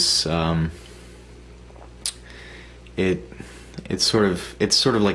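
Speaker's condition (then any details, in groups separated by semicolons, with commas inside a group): No condition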